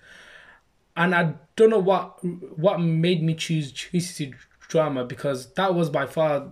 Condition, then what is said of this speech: Stuttering. One of the things that I really struggle with to begin with is just saying my name.